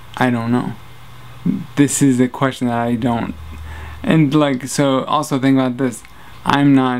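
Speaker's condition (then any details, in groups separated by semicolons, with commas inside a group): Traumatic brain injury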